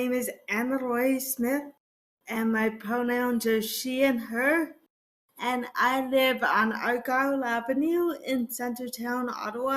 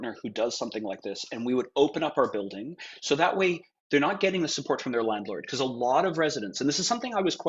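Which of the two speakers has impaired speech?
The first: cerebral palsy; fall risk.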